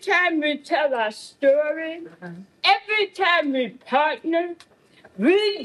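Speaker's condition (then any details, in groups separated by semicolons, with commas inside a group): Partial tongue removal; stage 3 tongue cancer, part of tongue surgically removed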